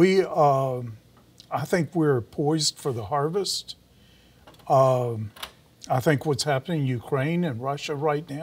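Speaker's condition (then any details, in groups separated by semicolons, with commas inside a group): No condition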